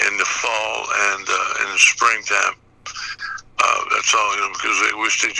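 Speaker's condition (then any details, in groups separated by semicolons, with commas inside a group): Parkinson's; brain surgery; diagnosed about a year ago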